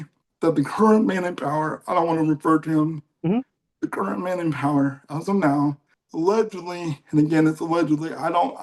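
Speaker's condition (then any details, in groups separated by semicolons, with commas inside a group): Cerebral palsy; mild case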